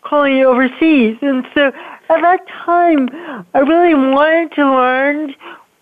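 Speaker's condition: Cerebral palsy; congenital, diagnosed age 2, impacts movement and speech, partially deaf left ear, part c speech therapy; speech affected by cerebral palsy

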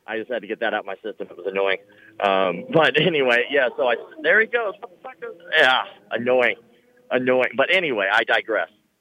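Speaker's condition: Cleft lip and palate; many surgeries as a child

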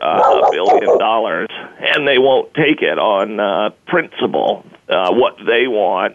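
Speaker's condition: Spasmodic dysphonia; affects only speech, partial loss, throat spasms, choppy, broken, weak, hard to hear, effortful, dizzy, breathless, inconsistent

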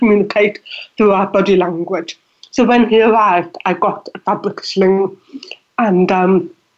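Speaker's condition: Deafness; deafness audible in voice

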